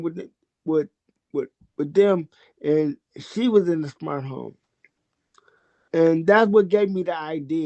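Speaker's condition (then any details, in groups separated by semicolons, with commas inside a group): Cerebral palsy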